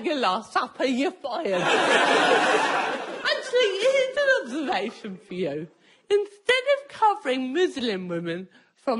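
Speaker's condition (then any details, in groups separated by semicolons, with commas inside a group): Cerebral palsy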